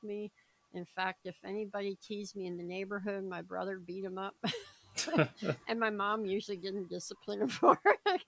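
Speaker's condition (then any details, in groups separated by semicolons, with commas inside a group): Cleft palate, severe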